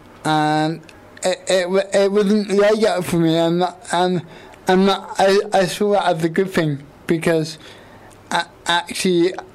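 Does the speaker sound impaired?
Yes: quadriplegic cerebral palsy; obvious speech impediment, quite a bit of effort to speak and shape words, considers self understandable.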